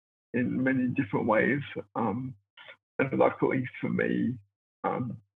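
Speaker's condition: Cerebral palsy; born two months premature

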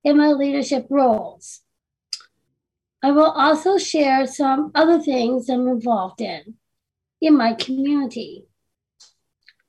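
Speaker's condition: Down syndrome; delivering live talk with slides

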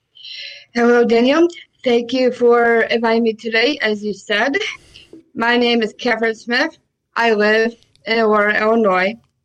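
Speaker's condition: Down syndrome; congenital

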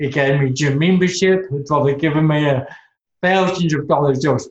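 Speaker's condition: Cerebral palsy; talks funny

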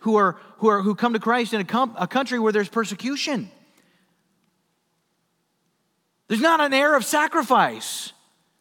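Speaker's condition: No condition

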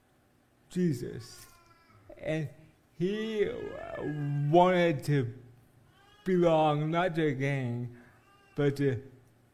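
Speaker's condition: Cerebral palsy; jokingly calls Siri speech therapist

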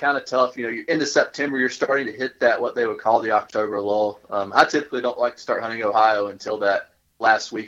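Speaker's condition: No condition

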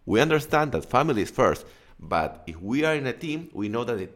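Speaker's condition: No condition

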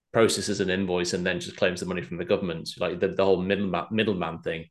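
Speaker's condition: No condition

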